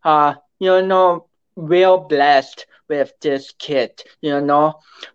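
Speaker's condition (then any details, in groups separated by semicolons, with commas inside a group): Cerebral palsy; affects speech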